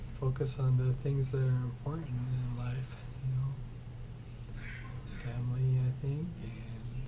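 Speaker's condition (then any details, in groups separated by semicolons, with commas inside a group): ALS; arms, neck and throat affected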